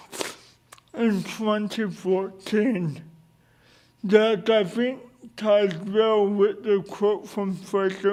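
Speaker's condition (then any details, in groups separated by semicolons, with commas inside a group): Cerebral palsy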